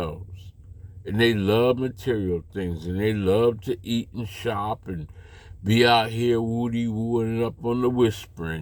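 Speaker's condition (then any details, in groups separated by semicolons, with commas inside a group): Slurred speech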